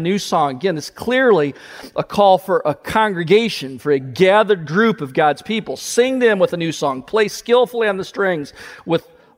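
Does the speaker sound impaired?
No.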